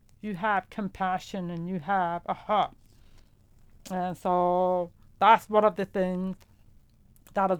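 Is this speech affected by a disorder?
Yes: profound deafness; hears vowels but not consonants, uses hearing aids, no vibration felt.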